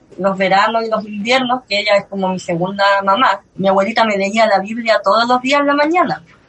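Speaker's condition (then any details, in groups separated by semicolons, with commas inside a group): Cleft lip and palate; since early childhood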